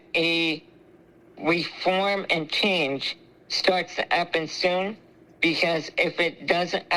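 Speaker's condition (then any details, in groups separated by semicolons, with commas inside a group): Spinal muscular atrophy; ventilator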